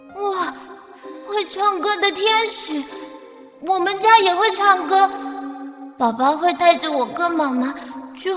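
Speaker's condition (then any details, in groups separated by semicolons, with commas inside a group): No condition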